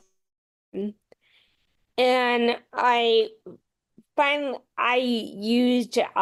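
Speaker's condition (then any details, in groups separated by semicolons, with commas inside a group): Friedreich's ataxia; progressive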